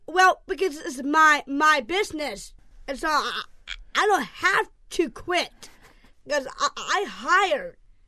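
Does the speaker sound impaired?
Yes: Down syndrome; from birth, delivering doctor concerned at once, diagnosis confirmed about 2 weeks after birth.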